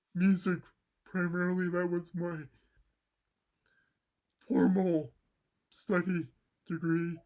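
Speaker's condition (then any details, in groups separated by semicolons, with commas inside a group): Cerebral palsy; mild left side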